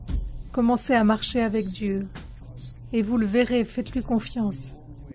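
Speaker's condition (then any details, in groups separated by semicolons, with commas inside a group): No condition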